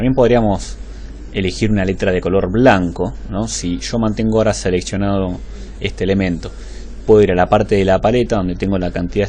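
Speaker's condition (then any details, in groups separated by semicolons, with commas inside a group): No condition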